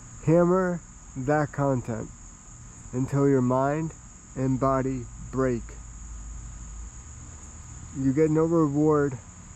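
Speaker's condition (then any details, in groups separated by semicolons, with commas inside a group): Cerebral palsy, spastic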